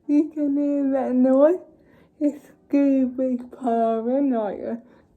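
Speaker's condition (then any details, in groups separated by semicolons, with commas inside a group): Cerebral palsy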